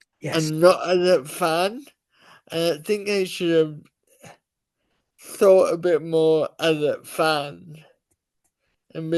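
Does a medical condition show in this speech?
Yes: cerebral palsy.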